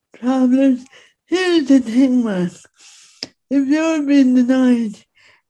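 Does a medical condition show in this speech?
Yes: speech impediment; disabled.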